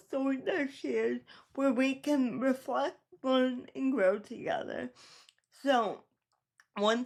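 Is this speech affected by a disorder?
Yes: cerebral palsy.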